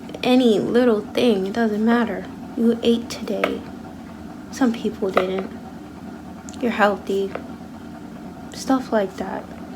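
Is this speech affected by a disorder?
No.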